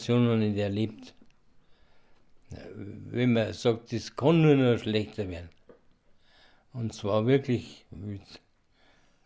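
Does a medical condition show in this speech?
Yes: Parkinson's disease, rigidity-dominant; rigor-dominant Parkinson's, onset mid-1990s, diagnosed at 50 by Munich specialist, deep brain stimulator implanted; tablets every four hours, reduced dose after brain pacemaker, sudden muscle stiffness episodes; speaks slower, earlier could not hold voice or tone, saw speech therapist.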